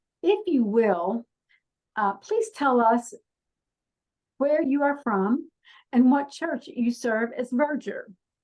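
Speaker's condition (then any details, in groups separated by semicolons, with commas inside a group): No condition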